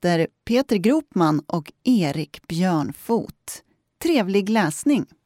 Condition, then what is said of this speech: No condition.